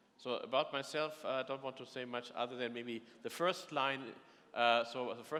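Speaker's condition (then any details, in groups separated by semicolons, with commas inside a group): No condition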